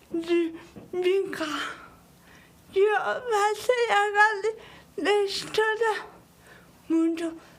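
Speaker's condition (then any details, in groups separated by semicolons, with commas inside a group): Cerebral palsy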